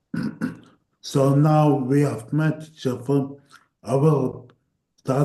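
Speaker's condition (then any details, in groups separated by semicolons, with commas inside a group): Cerebral palsy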